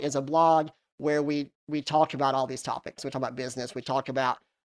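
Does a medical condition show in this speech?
Yes: cleft lip and palate.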